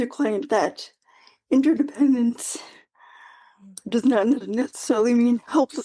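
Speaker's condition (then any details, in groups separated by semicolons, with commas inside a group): Quadriplegic cerebral palsy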